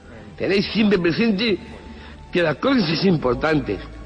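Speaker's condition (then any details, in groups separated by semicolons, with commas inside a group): Down syndrome; trisomy 21, three copies of chromosome 21, genetic, congenital, age 47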